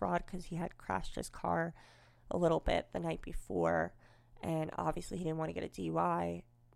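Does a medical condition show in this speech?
Yes: cleft lip and palate; unilateral left-sided, congenital, nasal passage through lip and palate, lip adhesion at 16 weeks, childhood hospitalizations, dental impressions.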